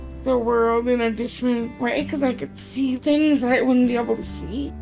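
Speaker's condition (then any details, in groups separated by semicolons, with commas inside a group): Cerebral palsy; diagnosed at 11 months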